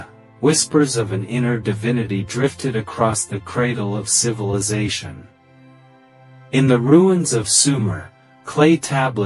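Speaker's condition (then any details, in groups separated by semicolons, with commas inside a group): No condition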